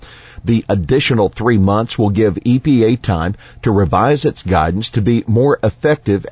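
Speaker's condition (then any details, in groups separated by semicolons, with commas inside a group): No condition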